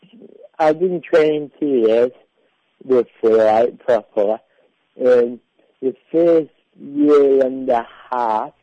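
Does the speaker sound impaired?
Yes: cerebral palsy; diagnosed at birth, delayed developmental milestones, walked with walking frame, predicted lifelong electric wheelchair, prone to rounded shoulders; predicted never to talk, parents paid for speech therapy.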